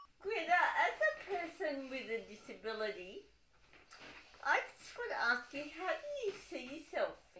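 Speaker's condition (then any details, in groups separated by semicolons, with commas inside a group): Cerebral palsy, dystonic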